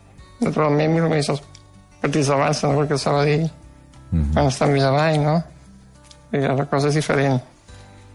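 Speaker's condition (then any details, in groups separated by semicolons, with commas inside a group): Duchenne muscular dystrophy; degenerative incurable form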